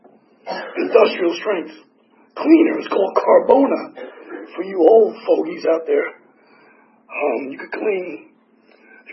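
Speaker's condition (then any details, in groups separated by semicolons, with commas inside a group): Tracheotomy; 8 surgeries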